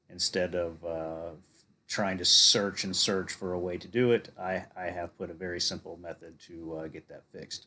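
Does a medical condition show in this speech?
No.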